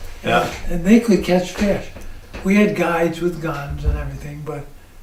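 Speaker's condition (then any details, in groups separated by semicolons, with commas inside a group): ALS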